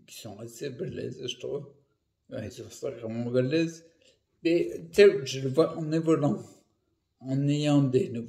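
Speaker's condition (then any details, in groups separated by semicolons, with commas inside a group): Primary progressive multiple sclerosis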